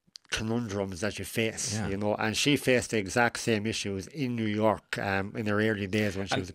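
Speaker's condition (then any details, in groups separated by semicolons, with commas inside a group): Cleft lip and palate; decades after final surgery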